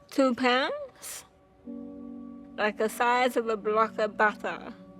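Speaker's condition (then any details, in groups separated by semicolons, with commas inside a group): Cerebral palsy, hemiplegia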